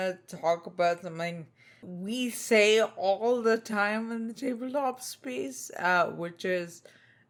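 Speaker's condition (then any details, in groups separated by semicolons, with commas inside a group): Spinocerebellar ataxia type 2, SCA2; tongue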